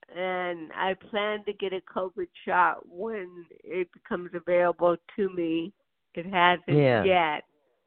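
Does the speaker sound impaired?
Yes: cerebral palsy; birth onset.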